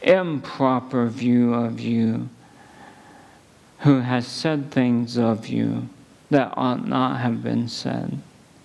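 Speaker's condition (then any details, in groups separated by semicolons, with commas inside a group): ALS; at least a couple of months since diagnosis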